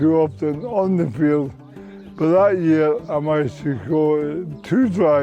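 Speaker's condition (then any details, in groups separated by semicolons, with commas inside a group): Motor neuron disease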